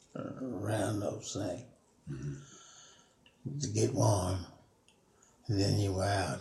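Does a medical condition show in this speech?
Yes: Parkinson's; about 5 years since onset.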